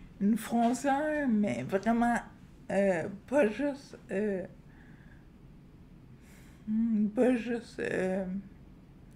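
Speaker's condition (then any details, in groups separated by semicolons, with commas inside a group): Friedreich's ataxia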